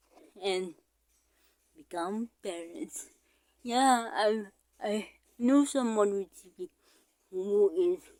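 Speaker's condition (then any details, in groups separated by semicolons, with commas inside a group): Cerebral palsy; type unknown; physical therapy and speech therapy; difficulty controlling facial expression and speech, speech therapy helped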